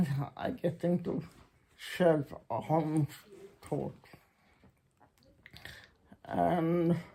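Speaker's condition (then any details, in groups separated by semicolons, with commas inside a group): Muscular Parkinson; vascular parkinsonism, multiple surgeries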